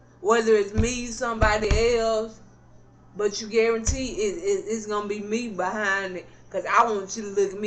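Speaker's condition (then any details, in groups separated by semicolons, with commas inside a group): Cerebral palsy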